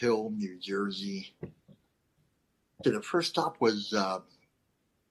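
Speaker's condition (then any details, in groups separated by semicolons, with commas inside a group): Cleft lip and palate; not fully formed at birth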